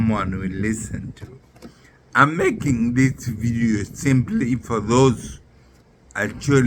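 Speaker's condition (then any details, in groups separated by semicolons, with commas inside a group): Neurological disease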